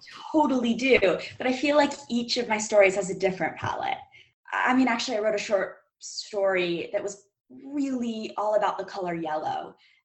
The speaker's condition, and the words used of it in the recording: Stuttering. And I don't know, I meander.